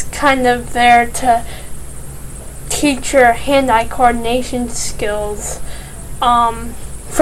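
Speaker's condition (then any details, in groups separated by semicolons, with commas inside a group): Cerebral palsy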